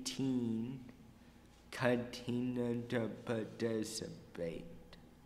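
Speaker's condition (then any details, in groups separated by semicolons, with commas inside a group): Cerebral palsy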